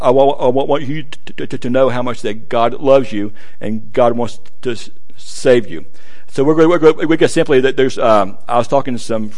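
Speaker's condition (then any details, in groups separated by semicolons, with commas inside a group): Stuttering; struggled with it for a while, adults at gadsdale said stutter barred preaching; stuttering amount varies, heavy stuttering greatly lengthens speaking time; repeated sounds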